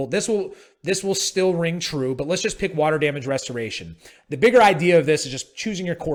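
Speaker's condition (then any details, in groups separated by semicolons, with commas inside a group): No condition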